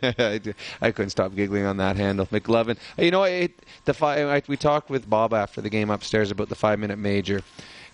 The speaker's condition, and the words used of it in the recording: None; typical speech.